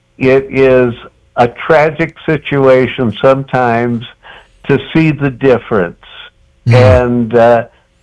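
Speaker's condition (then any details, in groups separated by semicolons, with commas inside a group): Cerebral palsy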